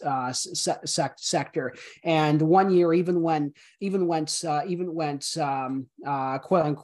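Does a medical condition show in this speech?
Yes: stutter, severe; autism diagnosed around age 13 or 14, stutter linked to autism, unnoticed hand waving, eye contact difficulty; heavy stutter; here repeated sounds, repeated words.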